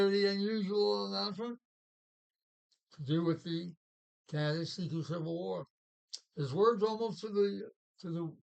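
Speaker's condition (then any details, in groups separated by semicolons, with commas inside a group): Parkinson's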